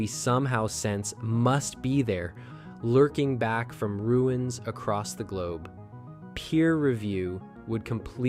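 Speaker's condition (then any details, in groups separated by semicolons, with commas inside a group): No condition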